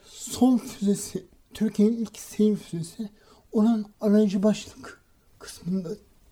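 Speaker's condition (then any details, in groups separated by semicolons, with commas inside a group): Cerebral palsy; hand tremor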